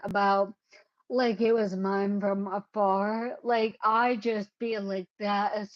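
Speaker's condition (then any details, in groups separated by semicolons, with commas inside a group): Cerebellar ataxia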